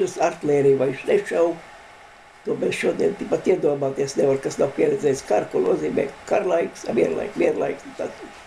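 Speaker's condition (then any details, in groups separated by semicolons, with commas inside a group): No condition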